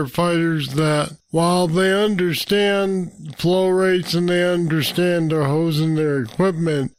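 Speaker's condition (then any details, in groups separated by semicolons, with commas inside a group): Parkinson's disease; deep brain stimulators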